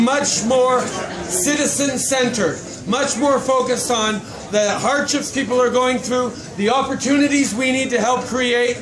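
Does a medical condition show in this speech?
No.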